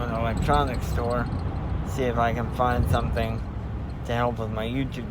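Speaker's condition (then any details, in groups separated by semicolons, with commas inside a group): Spastic diplegia cerebral palsy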